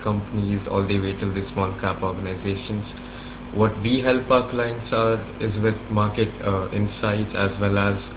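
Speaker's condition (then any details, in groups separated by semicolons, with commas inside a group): No condition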